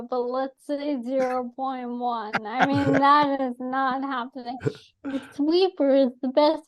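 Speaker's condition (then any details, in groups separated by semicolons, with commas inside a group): ALS; atypical case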